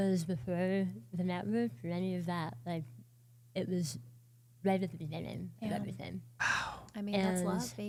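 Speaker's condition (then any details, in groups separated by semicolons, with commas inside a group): Oral cancer, partial glossectomy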